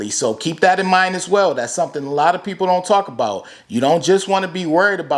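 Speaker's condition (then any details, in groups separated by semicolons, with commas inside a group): No condition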